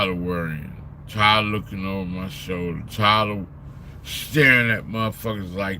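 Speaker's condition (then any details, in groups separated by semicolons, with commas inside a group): Slurred speech; still slurs words occasionally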